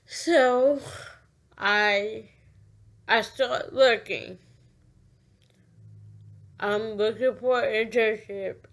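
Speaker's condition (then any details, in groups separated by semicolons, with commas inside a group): Cerebral palsy; cannot control speech, speech affected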